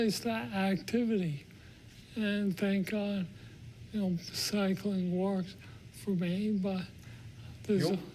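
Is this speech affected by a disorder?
Yes: Parkinson's disease; strong voice, sings.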